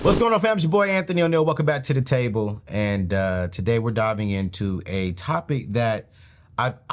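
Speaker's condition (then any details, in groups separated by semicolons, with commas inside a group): No condition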